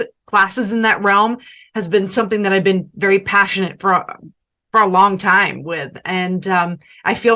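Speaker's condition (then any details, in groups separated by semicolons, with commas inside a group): No condition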